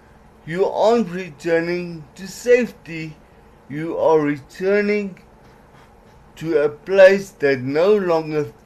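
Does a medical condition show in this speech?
Yes: cerebral palsy; some words unclear, certain letters flat, trouble formulating words, worse when mouth tires.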